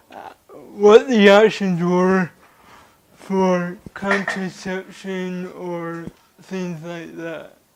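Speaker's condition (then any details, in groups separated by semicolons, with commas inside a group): Cerebral palsy; from birth; hard to understand, slower on some words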